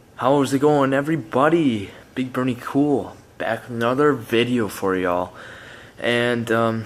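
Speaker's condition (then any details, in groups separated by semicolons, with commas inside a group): No condition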